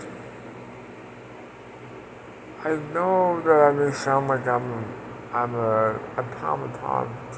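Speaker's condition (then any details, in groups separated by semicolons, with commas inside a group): Parkinson's; speech impediment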